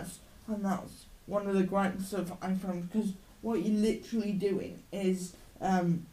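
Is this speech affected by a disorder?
Yes: cerebral palsy.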